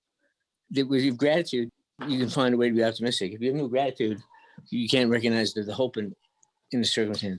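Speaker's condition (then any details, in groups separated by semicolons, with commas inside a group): Early-onset Parkinson's disease; can be halting, words come faster than can be spoken, now fairly clear and robust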